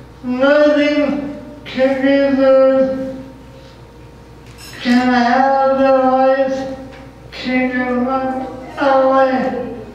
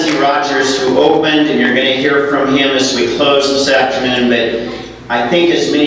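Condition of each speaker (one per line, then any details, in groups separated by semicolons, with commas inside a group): Cerebral palsy; needs help dressing, eating, toileting; can be difficult to understand
No condition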